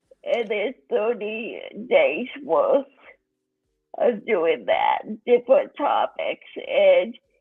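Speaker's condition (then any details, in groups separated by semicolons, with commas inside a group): Cerebral palsy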